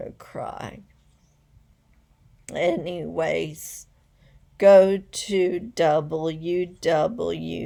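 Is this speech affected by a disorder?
Yes: essential tremor.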